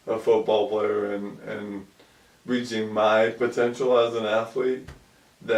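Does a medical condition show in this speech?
Yes: ALS; about 2 years since onset.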